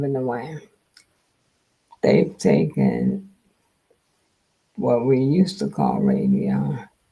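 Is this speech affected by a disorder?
Yes: multiple sclerosis.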